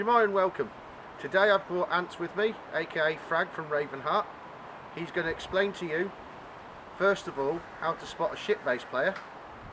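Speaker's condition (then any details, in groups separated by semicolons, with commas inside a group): No condition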